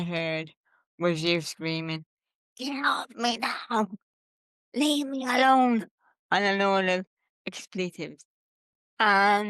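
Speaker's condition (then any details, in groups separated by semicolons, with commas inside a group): Cerebral palsy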